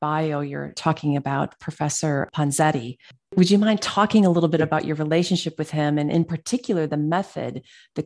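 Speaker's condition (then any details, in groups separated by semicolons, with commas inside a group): No condition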